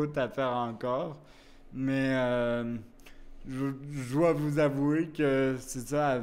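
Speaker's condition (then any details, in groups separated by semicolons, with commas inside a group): Cerebral palsy; wheelchair use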